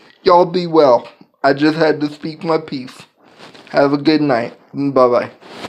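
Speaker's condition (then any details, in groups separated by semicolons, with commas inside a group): Cerebral palsy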